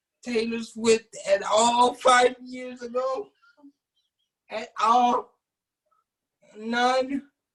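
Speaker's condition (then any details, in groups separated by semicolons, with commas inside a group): Cerebral palsy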